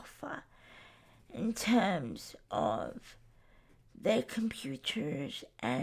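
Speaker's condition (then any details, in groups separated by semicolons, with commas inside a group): Cerebral palsy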